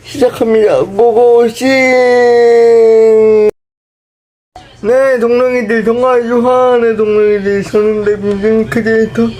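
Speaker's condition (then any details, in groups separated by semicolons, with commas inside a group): Brain lesion disability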